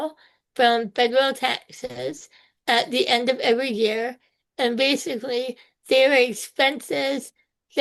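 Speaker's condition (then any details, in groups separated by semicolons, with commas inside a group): Spinal muscular atrophy type two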